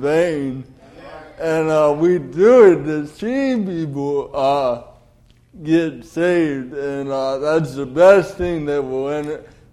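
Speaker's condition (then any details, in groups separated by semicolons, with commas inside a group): Cerebral palsy; delayed development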